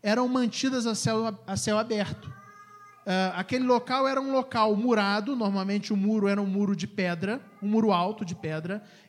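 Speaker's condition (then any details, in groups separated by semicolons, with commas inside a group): No condition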